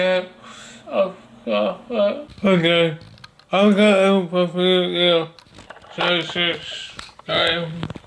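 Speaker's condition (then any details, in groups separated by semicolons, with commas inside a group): Cerebral palsy; speech disability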